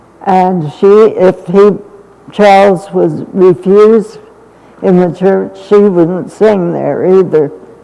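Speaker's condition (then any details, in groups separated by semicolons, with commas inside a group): Essential tremor; more than half of life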